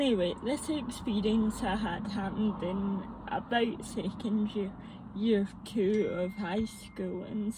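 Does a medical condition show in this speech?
Yes: mixed cerebral palsy.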